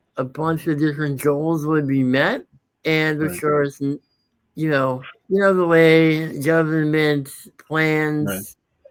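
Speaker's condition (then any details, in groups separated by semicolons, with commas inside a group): Muscular dystrophy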